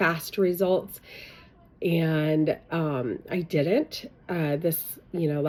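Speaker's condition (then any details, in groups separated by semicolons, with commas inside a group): No condition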